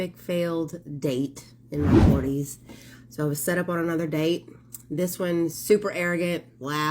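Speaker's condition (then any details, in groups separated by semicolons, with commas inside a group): No condition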